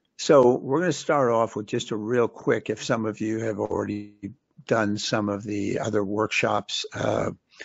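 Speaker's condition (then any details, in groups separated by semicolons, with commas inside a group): No condition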